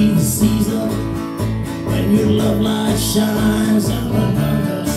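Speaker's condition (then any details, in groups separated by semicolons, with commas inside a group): No condition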